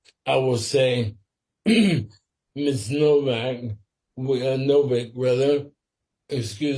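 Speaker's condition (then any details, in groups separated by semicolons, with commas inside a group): Sporadic ALS; must speak slower and carefully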